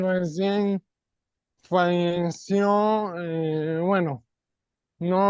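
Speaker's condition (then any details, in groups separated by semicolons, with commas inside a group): ALS; non-bulbar form; over 3 years since onset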